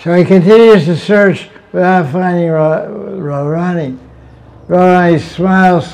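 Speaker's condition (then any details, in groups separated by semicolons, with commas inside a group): Deafness; self-reported; unsure of microphone volume, asks audience whether heard, finds sound way too loud; fluent spoken lecture, reads translations aloud, relies on audience feedback for volume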